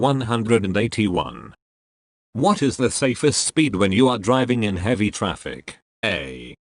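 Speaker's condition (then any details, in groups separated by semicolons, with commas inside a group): No condition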